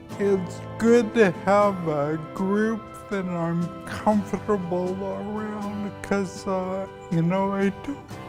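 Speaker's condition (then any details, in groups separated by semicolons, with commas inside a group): Multiple sclerosis; onset at age 34; speech problems, endurance concerns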